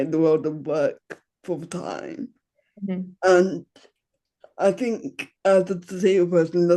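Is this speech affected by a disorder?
Yes: cerebral palsy.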